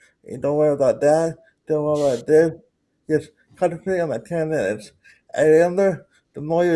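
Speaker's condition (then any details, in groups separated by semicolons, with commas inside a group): Cerebral palsy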